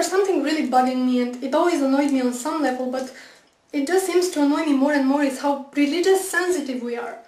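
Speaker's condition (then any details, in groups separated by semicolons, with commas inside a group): No condition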